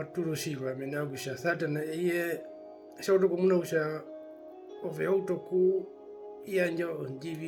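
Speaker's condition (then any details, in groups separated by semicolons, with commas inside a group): No condition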